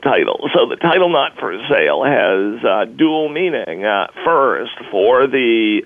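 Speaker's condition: Spasmodic dysphonia; sudden onset

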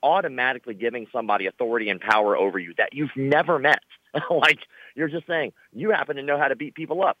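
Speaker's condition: Cleft lip and palate; many surgeries as a child

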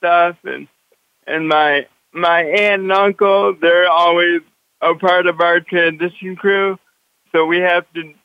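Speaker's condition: Cerebral palsy; walks with walker

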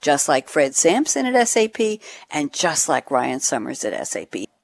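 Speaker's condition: No condition

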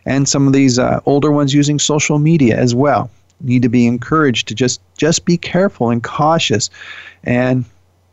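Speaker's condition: No condition

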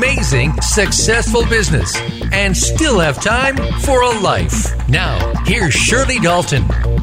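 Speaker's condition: No condition

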